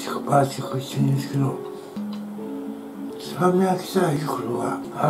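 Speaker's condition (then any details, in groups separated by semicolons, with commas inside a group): Tongue cancer, partial glossectomy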